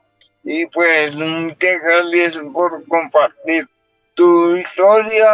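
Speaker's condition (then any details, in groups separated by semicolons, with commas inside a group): Cerebral palsy; congenital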